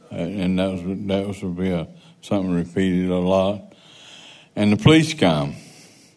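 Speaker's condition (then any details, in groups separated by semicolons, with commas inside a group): Parkinson's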